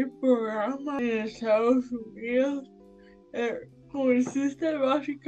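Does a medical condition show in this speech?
Yes: severe brain injury; birth brain injury from oxygen loss, cerebral palsy; major improvement after seven-year intensive program, still exercises.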